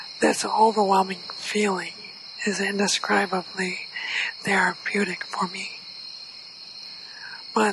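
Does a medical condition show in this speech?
Yes: ALS.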